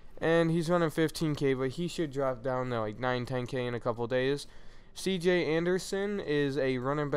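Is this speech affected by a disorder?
No.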